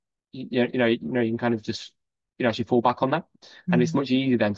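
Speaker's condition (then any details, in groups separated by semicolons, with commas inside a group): Stammer; lifelong stammer since childhood; comes and goes, still struggles, may stammer on stage; blocks, slurring, avoids hard words, c and k sounds, own name, breathing control, more fluent on stage than phone; repeated sounds, prolonged sounds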